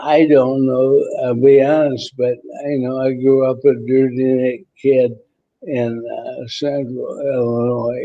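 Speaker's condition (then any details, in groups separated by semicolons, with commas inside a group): ALS; voice tires, needs rest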